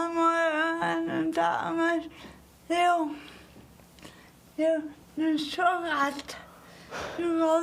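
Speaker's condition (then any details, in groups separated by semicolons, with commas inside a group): Cerebral palsy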